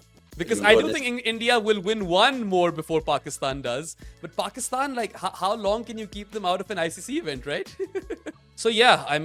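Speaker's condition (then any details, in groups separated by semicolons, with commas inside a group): No condition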